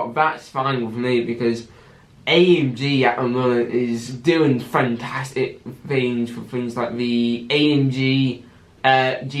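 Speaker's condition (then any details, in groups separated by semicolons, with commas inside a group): Cerebral palsy with stammer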